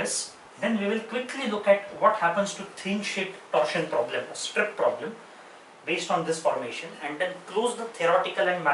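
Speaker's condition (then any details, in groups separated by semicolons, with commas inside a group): No condition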